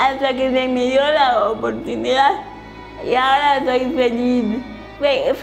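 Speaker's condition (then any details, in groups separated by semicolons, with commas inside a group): Cerebral palsy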